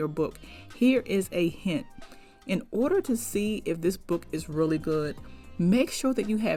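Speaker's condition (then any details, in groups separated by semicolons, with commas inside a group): No condition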